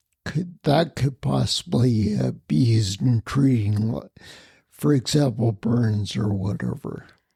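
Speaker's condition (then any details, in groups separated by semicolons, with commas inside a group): Spinocerebellar ataxia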